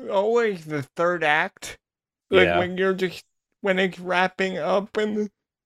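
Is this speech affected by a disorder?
Yes: cerebral palsy; vocal ability might be a little different.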